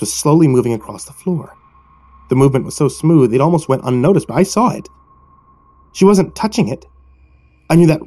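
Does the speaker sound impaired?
No.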